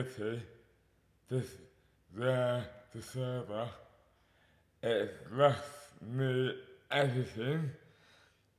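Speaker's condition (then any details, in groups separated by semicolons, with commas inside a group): Dystonia; mouth impairment affects speech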